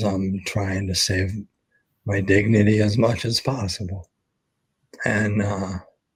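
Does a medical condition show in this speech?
Yes: ALS; expects to lose voice very soon.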